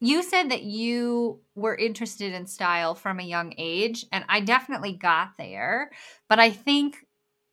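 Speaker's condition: Bilateral cleft lip and palate; congenital

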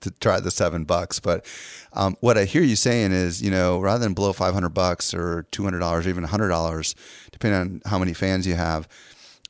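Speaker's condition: No condition

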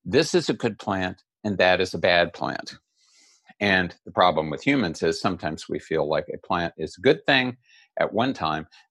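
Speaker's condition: No condition

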